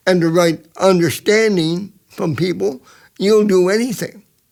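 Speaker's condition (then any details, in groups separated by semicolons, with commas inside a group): Cerebral palsy; present from birth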